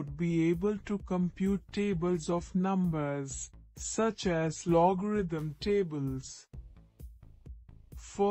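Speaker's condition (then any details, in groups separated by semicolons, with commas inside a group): No condition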